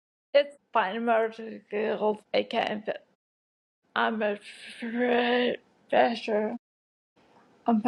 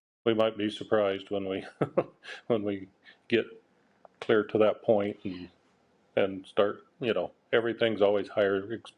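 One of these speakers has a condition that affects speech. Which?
The first: multiple system atrophy; movement difficulty, no longer in speech therapy; speech first symptom, worsening, considering speech-generating device.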